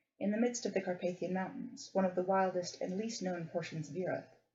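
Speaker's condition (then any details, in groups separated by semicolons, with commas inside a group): No condition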